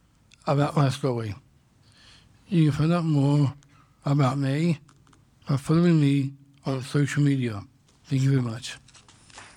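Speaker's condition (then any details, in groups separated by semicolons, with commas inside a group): Down syndrome; congenital, diagnosed at birth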